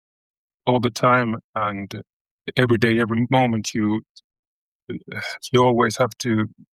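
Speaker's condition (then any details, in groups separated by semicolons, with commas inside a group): Stutter; stutter since toddler startled by big leashed dog, fluent in two languages before, childhood speech therapy; early 40s, about 40 years since onset, not the most severe but constantly on mind; fluctuates quite a lot, jaw moves when struggling to utter words, mistaken for drug use; blocks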